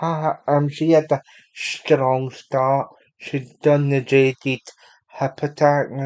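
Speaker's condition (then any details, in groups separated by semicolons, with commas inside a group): Cerebral palsy; unable to walk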